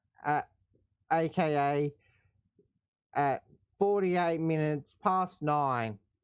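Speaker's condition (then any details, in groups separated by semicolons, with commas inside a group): No condition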